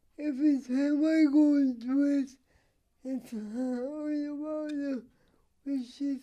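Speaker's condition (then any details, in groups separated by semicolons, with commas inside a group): Cerebral palsy; washing and feeding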